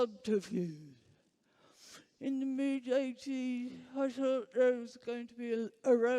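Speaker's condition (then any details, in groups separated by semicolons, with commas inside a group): Huntington's disease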